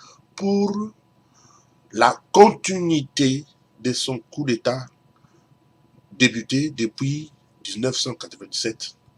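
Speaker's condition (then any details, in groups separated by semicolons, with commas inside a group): No condition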